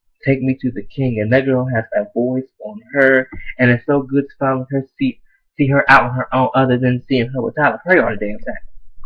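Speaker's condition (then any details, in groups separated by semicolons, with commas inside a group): No condition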